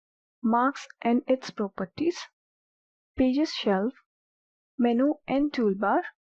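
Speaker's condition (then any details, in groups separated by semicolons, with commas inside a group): No condition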